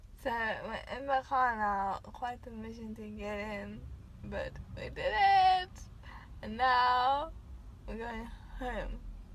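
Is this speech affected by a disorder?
Yes: cerebral palsy.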